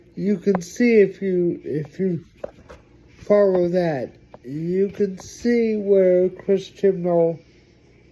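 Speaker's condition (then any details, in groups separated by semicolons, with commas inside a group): Cerebral palsy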